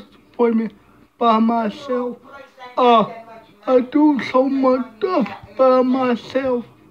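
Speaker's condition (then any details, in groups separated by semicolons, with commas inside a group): Cerebral palsy; speech hard to understand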